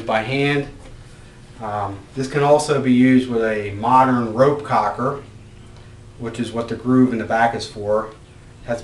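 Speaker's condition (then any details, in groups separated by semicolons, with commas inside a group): No condition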